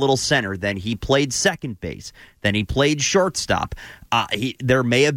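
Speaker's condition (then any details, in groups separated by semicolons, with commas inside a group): No condition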